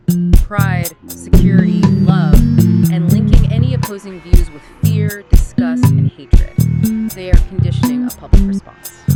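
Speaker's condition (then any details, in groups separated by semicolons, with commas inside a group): No condition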